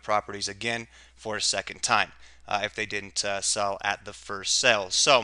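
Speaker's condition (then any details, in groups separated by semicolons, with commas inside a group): No condition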